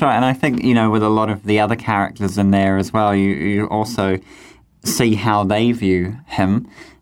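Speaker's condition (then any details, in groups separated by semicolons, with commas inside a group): Cleft lip and palate; cleft clinic surgeon at age 12 predicted no public speaking career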